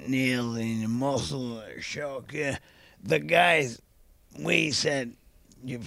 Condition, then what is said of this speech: ALS (motor neuron disease). But other than my voice, I've been normal at home, you know.